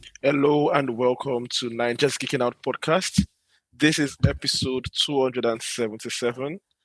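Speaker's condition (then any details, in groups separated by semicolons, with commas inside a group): No condition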